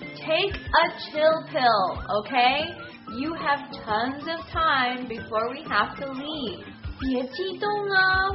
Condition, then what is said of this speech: No condition.